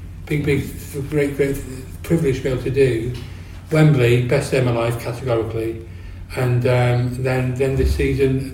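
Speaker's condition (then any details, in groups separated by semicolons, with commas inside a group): Parkinson's disease; no cure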